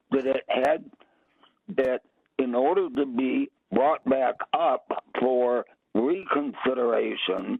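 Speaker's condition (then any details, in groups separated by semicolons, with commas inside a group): Vocal cord cancer; difficulty speaking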